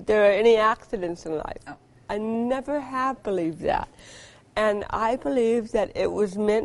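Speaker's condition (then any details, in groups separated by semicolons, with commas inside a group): Cerebral palsy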